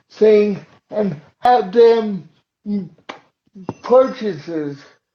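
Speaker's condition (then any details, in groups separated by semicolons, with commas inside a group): Cerebral palsy; uses wheelchair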